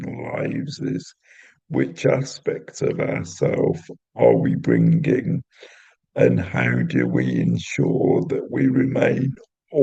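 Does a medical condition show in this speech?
Yes: cerebral palsy; intrathecal baclofen pump.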